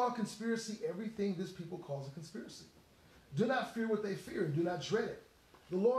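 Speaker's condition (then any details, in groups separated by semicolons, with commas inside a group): No condition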